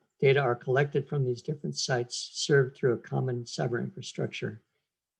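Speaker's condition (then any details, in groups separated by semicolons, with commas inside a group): No condition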